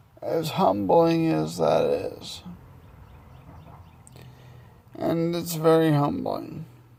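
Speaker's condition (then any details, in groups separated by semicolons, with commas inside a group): Multiple sclerosis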